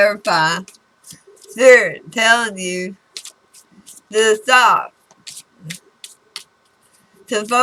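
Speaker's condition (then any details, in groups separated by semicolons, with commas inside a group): Throat cancer radiation damage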